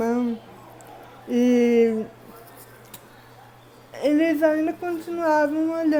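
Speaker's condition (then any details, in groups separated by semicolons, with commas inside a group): Cerebral palsy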